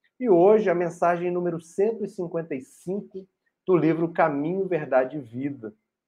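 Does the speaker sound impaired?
No.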